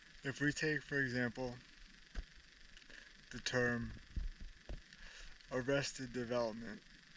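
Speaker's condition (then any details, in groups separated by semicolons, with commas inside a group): Cerebral palsy, spastic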